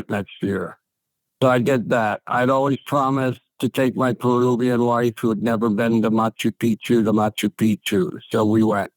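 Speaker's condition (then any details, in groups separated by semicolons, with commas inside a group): ALS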